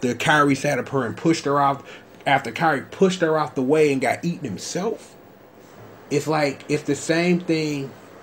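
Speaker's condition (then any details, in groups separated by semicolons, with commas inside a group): No condition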